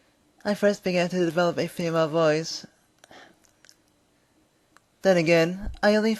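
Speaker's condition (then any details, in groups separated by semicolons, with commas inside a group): Cerebral palsy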